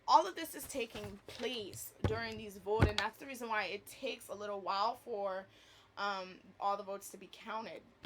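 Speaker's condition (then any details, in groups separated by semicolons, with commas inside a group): No condition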